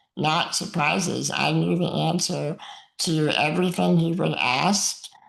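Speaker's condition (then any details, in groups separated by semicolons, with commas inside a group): Muscular dystrophy; uses wheelchair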